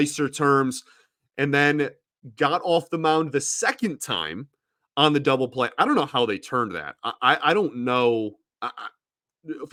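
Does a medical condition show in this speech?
No.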